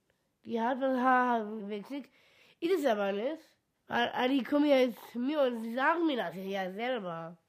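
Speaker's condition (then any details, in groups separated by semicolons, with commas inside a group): Down syndrome; genetic, congenital, features visible at birth, glasses since age 2, childhood training in tongue control; still very small stature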